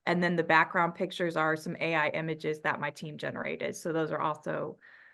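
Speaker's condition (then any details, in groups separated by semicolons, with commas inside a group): No condition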